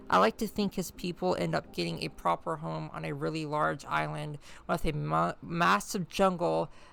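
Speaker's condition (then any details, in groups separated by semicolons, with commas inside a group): No condition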